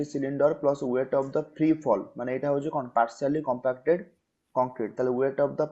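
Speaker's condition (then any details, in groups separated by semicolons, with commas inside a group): No condition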